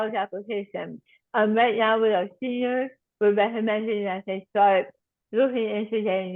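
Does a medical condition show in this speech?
Yes: tongue cancer surgery and reconstruction.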